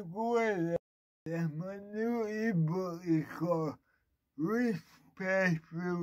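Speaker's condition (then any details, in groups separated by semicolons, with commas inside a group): Cerebral palsy; more than 30 years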